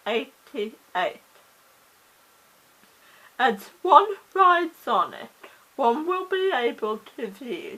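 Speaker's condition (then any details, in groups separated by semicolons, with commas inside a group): Cerebral palsy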